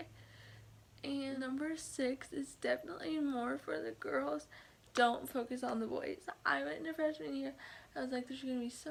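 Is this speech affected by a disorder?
Yes: cerebral palsy.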